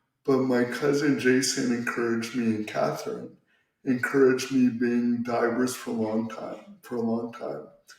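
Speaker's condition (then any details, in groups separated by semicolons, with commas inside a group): Cerebral palsy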